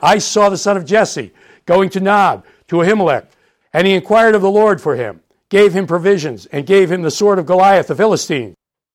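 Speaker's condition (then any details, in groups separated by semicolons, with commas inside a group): No condition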